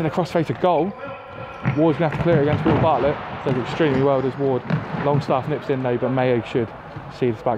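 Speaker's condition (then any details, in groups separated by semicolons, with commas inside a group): No condition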